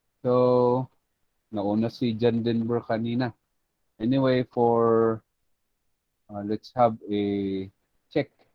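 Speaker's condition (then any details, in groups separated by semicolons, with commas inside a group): No condition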